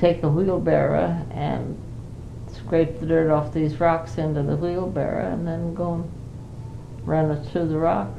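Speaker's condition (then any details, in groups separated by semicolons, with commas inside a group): Parkinson's; Parkinson's for 5 years, not very able to do much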